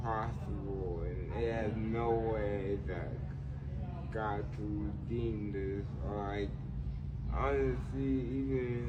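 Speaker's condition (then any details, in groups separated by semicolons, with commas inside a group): Cerebral palsy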